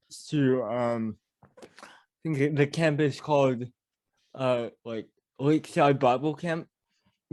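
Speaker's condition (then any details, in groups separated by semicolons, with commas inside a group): Cerebral palsy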